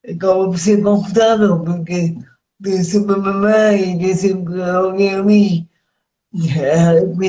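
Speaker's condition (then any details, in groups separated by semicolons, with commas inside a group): Cerebral palsy; speech affected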